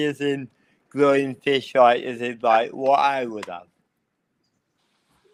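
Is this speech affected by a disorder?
Yes: cerebral palsy.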